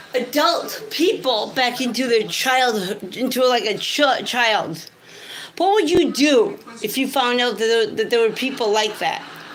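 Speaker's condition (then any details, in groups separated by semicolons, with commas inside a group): Cerebral palsy; effortful mouth movement for speech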